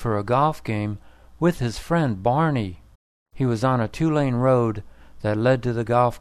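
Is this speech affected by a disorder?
No.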